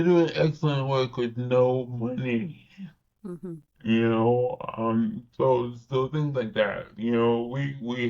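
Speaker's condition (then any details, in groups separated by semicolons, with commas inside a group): Cerebral palsy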